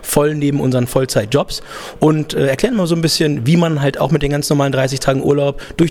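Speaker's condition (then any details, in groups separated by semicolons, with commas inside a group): No condition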